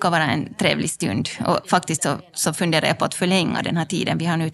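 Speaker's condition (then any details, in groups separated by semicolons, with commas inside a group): No condition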